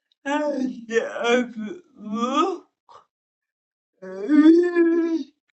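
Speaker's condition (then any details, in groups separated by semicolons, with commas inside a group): Cerebral palsy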